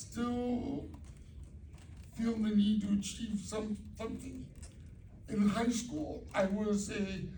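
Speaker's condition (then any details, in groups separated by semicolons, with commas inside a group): Cerebral palsy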